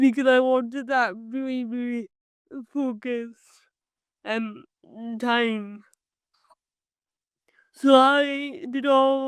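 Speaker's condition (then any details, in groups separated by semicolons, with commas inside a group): Cerebral palsy; from birth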